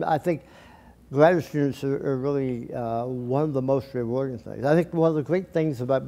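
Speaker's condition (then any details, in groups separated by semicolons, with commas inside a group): Tongue cancer surgery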